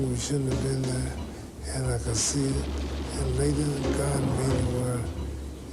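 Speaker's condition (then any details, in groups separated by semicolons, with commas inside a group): Parkinson's syndrome; sometimes slurred speech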